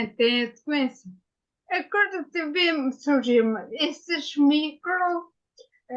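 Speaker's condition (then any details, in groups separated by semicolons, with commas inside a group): Ataxia after brain injury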